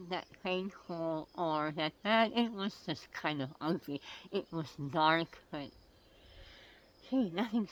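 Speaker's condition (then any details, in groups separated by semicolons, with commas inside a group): Oral cancer; tracheostomy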